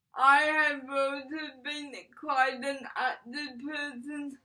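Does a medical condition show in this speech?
Yes: cerebral palsy; from birth, affects speech, walking, fingers; seated thrower.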